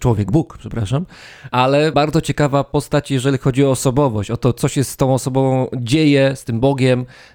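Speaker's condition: No condition

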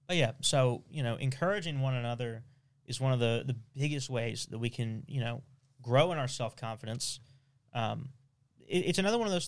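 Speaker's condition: No condition

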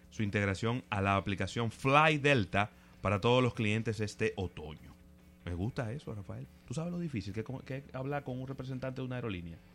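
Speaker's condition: No condition

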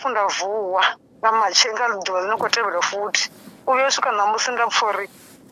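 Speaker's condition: No condition

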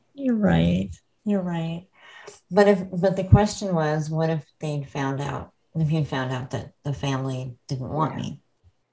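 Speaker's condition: Cleft lip and palate; congenital

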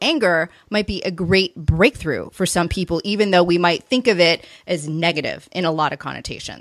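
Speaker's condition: No condition

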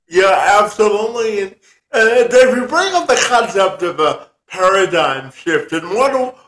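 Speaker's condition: Cerebral palsy; severe cerebral palsy

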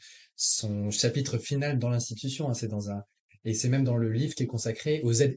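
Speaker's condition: No condition

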